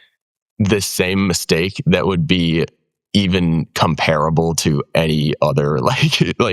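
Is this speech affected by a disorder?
No.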